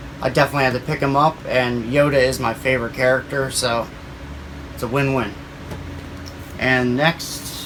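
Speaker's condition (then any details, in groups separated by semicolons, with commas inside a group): No condition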